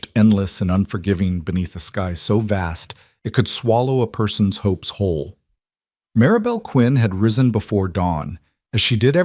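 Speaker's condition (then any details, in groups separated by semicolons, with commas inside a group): No condition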